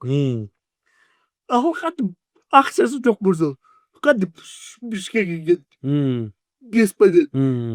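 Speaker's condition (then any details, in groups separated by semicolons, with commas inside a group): Cerebral palsy; 40 years with condition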